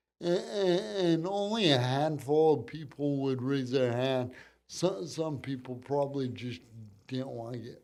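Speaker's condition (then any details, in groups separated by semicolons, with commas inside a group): Cerebral palsy; from birth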